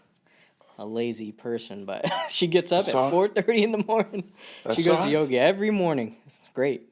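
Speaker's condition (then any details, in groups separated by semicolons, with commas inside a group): No condition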